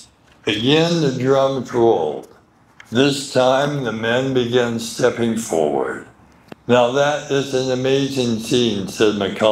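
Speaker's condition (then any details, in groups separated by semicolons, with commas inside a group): Medical condition affecting speech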